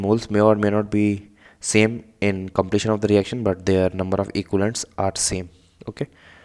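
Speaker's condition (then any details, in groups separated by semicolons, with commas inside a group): No condition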